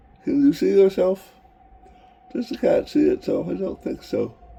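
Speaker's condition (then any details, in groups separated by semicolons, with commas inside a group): Tongue cancer surgery, tongue graft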